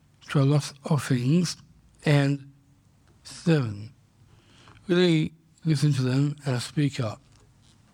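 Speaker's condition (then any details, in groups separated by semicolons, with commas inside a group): Down syndrome; congenital, diagnosed at birth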